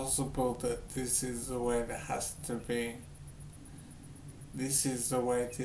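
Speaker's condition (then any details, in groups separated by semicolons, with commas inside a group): Brain injury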